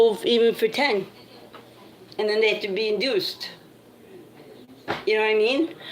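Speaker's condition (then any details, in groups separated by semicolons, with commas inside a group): Cerebral palsy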